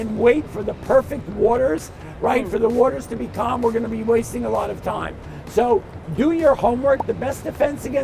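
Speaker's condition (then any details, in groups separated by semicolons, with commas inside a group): No condition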